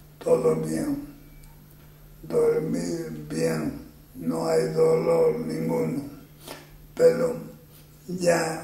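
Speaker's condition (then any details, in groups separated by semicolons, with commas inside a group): Amyotrophic lateral sclerosis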